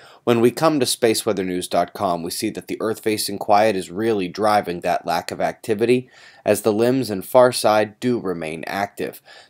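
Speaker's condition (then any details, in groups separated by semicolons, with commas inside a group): No condition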